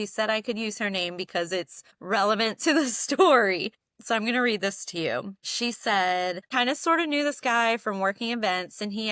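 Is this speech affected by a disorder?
No.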